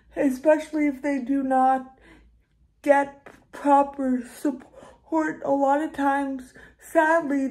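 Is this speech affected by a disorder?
Yes: cerebral palsy, severe.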